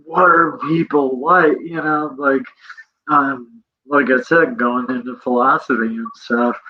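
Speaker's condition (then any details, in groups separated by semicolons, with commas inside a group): Cerebral palsy; present from birth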